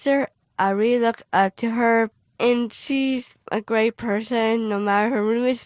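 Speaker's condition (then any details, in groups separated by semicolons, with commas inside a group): Down syndrome; congenital, identified soon after birth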